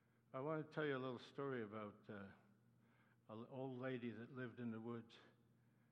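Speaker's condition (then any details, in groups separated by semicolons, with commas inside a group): Parkinson's disease; neuropathy attacks nerves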